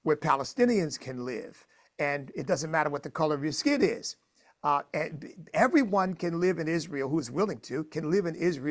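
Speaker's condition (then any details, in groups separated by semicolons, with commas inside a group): No condition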